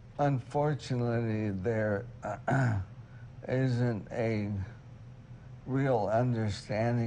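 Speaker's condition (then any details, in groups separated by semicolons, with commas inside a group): ALS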